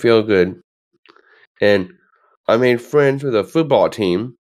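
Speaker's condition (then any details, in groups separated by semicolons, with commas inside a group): Down syndrome; present from birth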